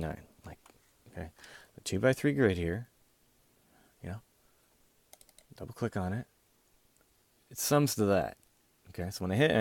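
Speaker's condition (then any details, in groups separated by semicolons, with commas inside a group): No condition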